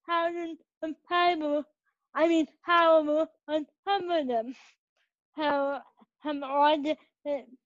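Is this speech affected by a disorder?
Yes: cerebral palsy; present from birth; age 21.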